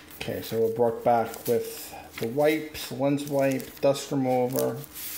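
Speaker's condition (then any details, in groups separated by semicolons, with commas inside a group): No condition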